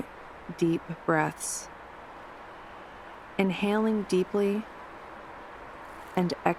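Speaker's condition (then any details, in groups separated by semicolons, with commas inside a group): No condition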